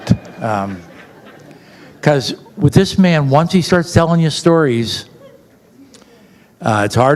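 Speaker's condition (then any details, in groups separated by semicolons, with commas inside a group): No condition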